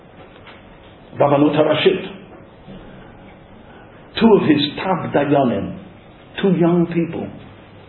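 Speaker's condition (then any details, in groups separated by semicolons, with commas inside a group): No condition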